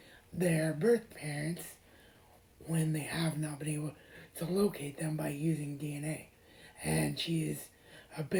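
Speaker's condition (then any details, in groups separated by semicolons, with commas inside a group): Cerebral palsy; wheelchair bound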